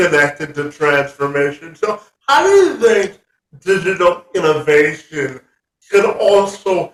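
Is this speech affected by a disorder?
Yes: spastic quadriplegic cerebral palsy.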